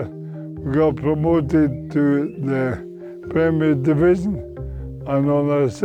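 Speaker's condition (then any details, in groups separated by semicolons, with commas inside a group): Motor neurone disease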